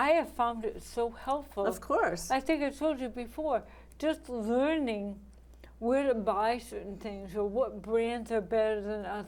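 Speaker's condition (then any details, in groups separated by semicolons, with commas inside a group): ALS; right hand onset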